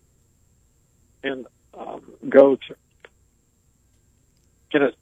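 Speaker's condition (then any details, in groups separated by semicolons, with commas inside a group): ALS; motor neuron destruction, progressive paralysis with sensation intact, nearly 20 years since onset; wheelchair user; barely able to speak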